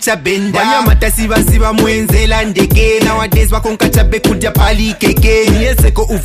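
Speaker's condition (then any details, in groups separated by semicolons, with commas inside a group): No condition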